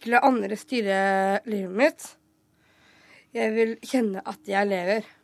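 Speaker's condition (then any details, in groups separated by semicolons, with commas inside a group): Down syndrome; congenital, present from birth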